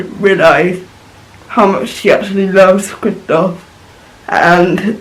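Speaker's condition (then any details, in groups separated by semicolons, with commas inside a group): Cerebral palsy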